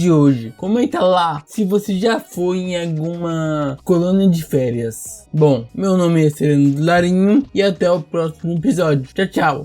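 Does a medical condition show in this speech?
Yes: cerebral palsy.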